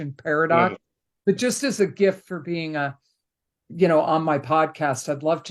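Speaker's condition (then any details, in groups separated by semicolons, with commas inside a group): No condition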